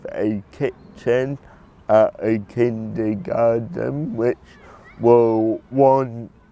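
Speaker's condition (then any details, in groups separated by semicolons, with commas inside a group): Cerebral palsy; from birth; predicted never to talk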